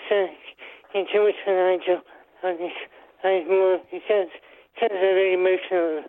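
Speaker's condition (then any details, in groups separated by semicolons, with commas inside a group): Parkinson's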